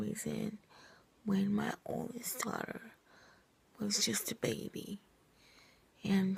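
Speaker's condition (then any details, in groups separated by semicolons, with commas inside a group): Cerebral palsy, triplegia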